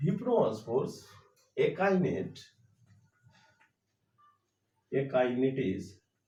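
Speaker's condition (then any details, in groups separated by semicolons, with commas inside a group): No condition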